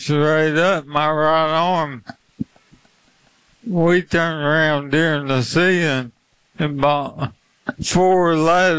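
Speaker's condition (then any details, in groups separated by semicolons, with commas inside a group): ALS; limb-onset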